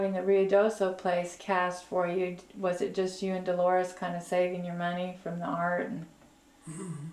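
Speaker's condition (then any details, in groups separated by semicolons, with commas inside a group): No condition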